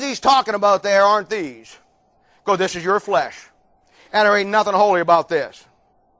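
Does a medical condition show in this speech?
No.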